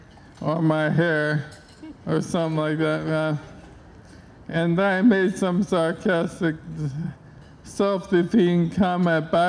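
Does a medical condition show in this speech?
Yes: ALS; onset left hand and arm.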